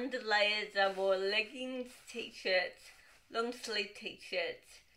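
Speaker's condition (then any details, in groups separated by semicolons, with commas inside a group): Cerebral palsy, dystonic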